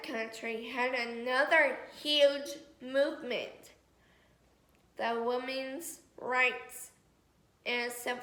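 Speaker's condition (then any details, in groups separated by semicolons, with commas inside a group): Cerebral palsy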